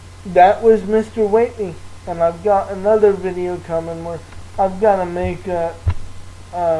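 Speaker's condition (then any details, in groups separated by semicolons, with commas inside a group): Cerebral palsy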